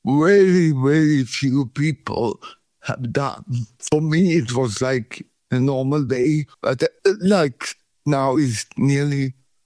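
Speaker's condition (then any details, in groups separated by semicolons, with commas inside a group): Cerebral palsy; from birth, no breathing first 40 minutes, feet opposite of Charlie Chaplin, shaking body, cramps, pain; cramp and pain free in Thailand, pain returns in Sweden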